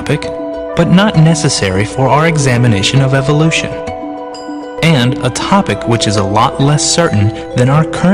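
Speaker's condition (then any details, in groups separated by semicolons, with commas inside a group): No condition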